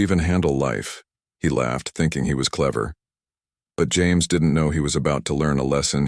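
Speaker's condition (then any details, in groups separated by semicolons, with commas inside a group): No condition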